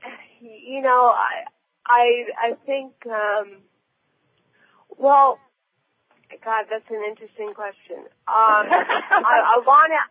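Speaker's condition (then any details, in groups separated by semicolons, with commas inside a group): Cerebral palsy; present from birth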